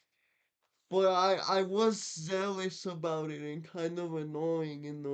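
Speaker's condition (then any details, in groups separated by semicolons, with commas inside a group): Cerebral palsy, mixed, mild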